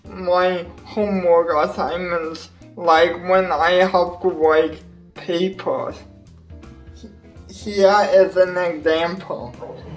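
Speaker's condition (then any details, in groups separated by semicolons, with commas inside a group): Cerebral palsy; wheelchair user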